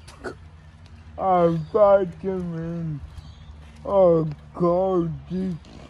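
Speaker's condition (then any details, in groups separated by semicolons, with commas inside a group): Cerebral palsy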